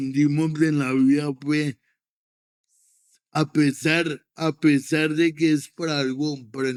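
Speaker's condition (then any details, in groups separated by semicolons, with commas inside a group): Cerebral palsy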